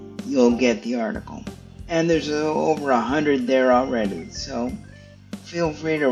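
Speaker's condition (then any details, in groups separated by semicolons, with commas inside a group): Cerebral palsy; stiff muscles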